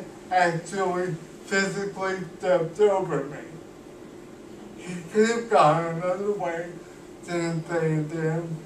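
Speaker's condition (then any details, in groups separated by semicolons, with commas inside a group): Cerebral palsy; cannot walk, uses wheelchair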